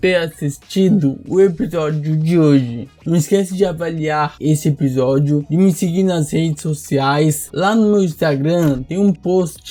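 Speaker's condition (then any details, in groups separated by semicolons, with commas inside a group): Cerebral palsy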